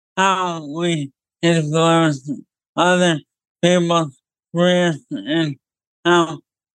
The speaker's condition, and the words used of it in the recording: ALS (motor neuron disease). It's hard to talk clearly and to move my arms and fingers.